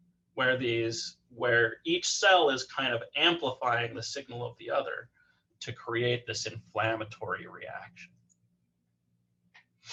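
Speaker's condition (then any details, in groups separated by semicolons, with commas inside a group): No condition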